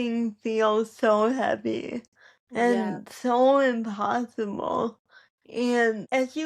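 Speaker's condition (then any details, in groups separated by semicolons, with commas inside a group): Cerebral palsy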